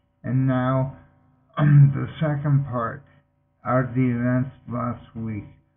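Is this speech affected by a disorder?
Yes: multiple sclerosis.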